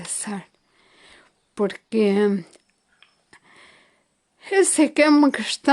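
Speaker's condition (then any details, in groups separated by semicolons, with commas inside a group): Ataxia after brain injury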